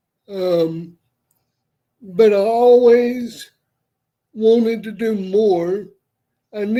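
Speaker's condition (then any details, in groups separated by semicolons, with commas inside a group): Cerebral palsy; wheelchair user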